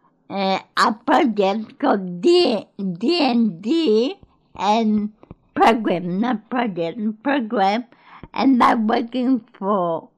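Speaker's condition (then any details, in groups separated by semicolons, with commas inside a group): Cerebral palsy; born in Greece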